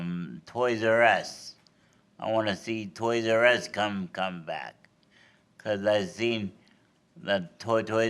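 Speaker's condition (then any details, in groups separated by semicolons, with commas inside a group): Cerebral palsy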